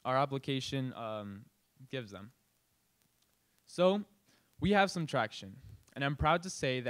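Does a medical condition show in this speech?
No.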